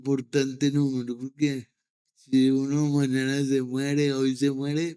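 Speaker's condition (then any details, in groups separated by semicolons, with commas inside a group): Cerebral palsy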